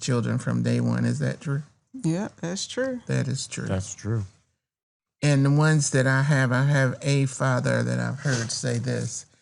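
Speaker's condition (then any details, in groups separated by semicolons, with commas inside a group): No condition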